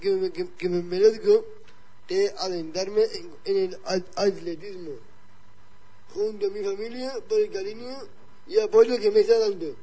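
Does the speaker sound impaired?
Yes: Down syndrome.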